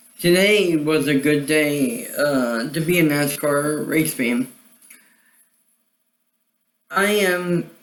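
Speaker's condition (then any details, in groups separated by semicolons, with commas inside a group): Cerebral palsy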